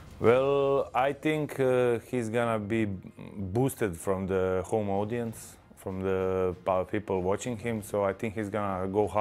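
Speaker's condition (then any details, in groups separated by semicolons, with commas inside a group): No condition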